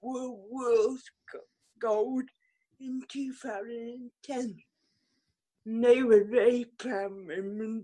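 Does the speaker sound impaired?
Yes: cerebral palsy; occupational therapy.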